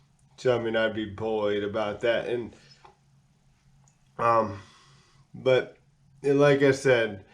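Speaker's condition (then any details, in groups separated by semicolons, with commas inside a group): Cerebral palsy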